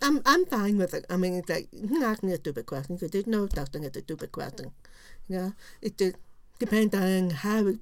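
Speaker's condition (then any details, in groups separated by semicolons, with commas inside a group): Profound deafness; profound deafness left ear, total deafness right ear, diagnosed age 3, hearing aid, no cochlear implant; wears hearing aid, which helps, gets some noise, relies on lip-reading for words to make sense; learned to speak and lip-read in early oral pre-preschool program, encouraged to speak, mainstreamed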